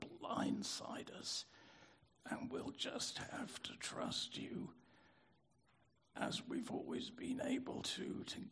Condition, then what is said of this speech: Spasmodic dysphonia. And we share the experience that the more we use it, it gets a little bit easier, but it also gets tired.